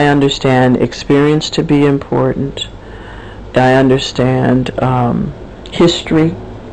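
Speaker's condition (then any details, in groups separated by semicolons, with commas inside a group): No condition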